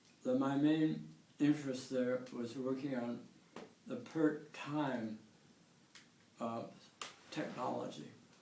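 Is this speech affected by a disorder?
Yes: tongue cancer.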